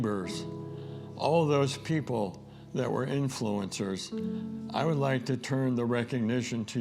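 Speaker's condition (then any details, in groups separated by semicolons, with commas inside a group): ALS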